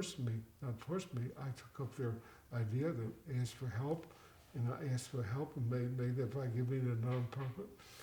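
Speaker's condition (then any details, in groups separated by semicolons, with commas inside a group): Cerebral palsy, mild; affects speech and walking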